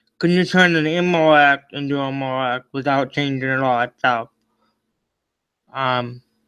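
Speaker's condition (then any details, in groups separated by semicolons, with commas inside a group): Cerebral palsy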